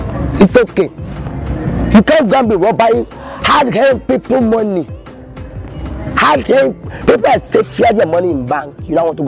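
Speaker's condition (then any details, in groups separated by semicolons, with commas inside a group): No condition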